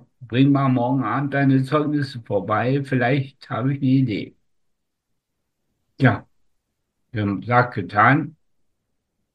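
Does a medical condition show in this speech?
Yes: spastic tetraparesis; from birth, oxygen deprivation during delivery, umbilical cord around neck, considered incurable.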